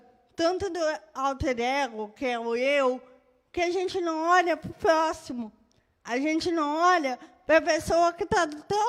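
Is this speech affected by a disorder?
Yes: cerebral palsy; birth brain injury; moderate.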